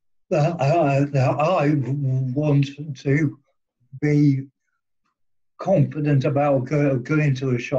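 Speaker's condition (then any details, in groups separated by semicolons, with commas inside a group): Cerebral palsy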